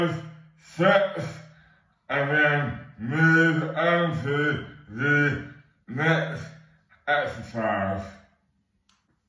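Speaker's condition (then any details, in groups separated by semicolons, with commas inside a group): Dystonia; severely slurred speech, never fully recovered, nearly lost speech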